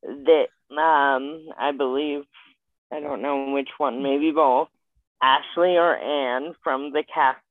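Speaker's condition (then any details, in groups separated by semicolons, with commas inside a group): Spastic quadriplegic cerebral palsy; brain-body communication misfire, uses wheelchair, not paralysis, full body sensation; age 27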